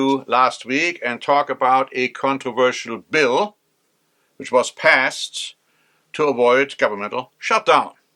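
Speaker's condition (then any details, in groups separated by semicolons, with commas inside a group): No condition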